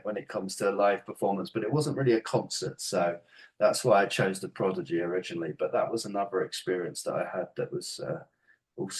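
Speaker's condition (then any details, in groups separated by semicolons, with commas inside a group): No condition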